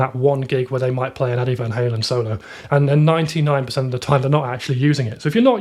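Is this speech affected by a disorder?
No.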